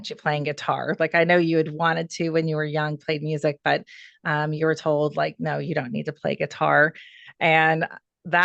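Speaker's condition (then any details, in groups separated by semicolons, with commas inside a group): No condition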